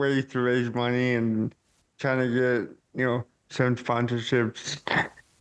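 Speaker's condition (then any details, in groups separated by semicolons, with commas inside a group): Cerebral palsy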